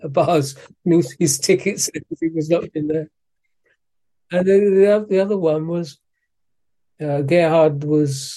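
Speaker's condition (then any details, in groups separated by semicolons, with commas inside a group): Parkinson's disease; physiotherapy, exercise training with physiotherapist after moving back to UK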